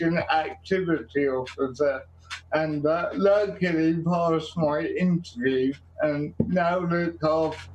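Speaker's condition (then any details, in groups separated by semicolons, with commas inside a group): Quadriplegic cerebral palsy; quadriplegic form, birth injury; diagnosed age 2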